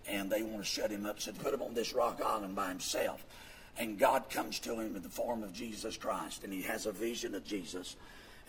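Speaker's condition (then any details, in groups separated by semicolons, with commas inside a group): Vocal fold paralysis; Baptist Hospital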